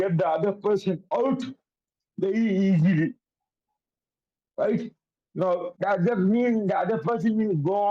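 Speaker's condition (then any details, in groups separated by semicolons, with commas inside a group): Cerebral palsy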